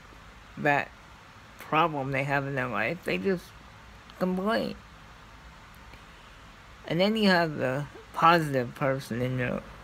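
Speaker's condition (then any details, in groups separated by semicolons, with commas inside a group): Cerebral palsy; scoliosis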